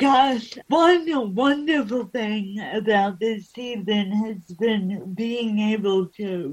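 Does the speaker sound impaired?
Yes: cerebral palsy.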